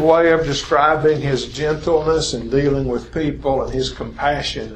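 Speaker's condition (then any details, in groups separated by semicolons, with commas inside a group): No condition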